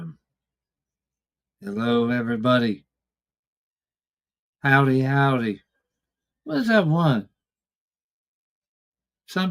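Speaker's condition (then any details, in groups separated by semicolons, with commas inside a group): ALS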